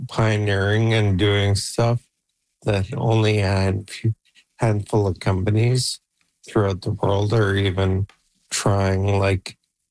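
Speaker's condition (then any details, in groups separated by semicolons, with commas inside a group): ALS; age 48, worsening condition, Neuralink brain implant surgery for communication; chip currently used for communicating by computer; voice data entered for AI-generated voice, computer to speak via Neuralink input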